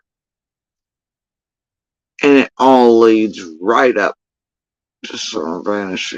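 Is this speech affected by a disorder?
Yes: facial paralysis after surgery; tongue.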